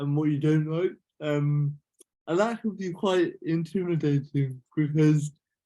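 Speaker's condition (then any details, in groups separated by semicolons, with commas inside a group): Cerebral palsy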